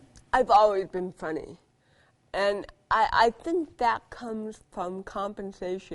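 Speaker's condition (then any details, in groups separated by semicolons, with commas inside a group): Cerebral palsy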